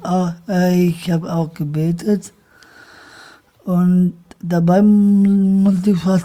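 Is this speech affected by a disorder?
Yes: Down syndrome; trisomy 21, present from birth, operated right after birth in Hannover, back corset worn earlier; adult, 26 years old.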